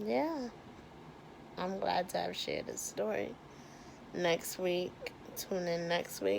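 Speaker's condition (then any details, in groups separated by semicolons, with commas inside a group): Cerebral palsy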